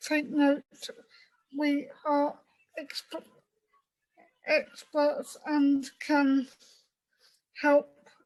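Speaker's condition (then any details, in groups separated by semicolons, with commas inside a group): Cerebral palsy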